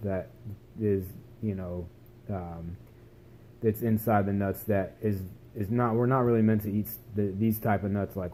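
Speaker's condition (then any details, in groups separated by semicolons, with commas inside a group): No condition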